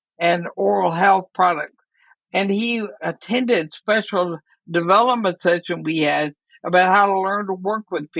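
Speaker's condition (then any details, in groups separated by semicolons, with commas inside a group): ALS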